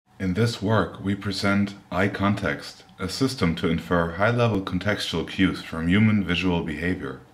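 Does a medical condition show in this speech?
No.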